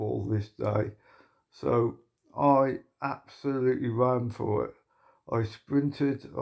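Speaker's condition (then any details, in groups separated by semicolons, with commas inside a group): Motor neuron disease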